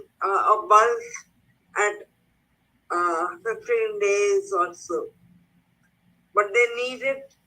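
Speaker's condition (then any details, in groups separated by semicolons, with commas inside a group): Cerebral palsy; speech affected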